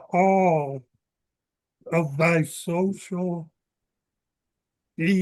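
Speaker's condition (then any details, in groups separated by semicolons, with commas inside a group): ALS; seventh year of disease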